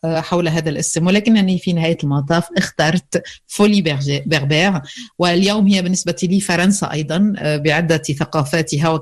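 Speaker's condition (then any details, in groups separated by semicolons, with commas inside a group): No condition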